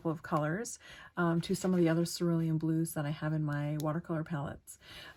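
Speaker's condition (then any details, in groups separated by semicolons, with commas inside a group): No condition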